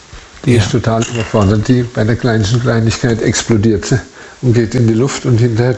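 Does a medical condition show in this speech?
Yes: Parkinson's disease, early onset; onset about 15 years ago, now 60, first sign arm not swinging when walking, three months physiotherapy no help, diagnosed by neurologist via response to tablets; needs full care from wife, less active, takes Parkinson medication.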